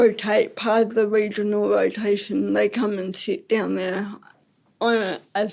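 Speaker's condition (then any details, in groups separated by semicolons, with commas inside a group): Ataxic cerebral palsy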